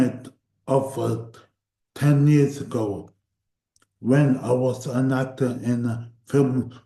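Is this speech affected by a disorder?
Yes: cerebral palsy; voice tires at times.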